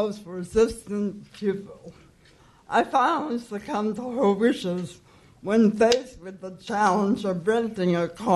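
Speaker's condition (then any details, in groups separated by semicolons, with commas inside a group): Cerebral palsy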